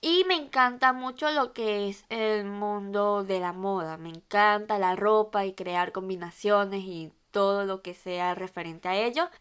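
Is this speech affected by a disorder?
Yes: cleft lip and palate; Operación Sonrisa credited.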